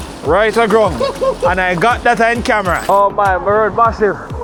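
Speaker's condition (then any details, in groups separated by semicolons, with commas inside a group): No condition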